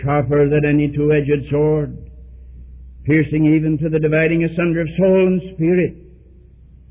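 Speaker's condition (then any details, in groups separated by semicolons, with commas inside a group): No condition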